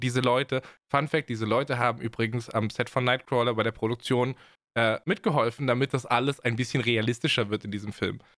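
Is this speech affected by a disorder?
No.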